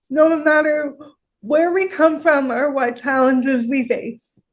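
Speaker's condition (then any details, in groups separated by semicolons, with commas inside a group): Cerebral palsy; shaky voice, worse when nervous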